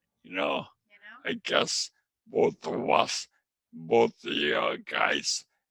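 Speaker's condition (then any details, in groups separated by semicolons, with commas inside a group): Traumatic brain injury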